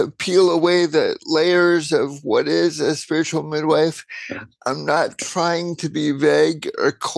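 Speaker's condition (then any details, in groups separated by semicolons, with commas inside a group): Cerebral palsy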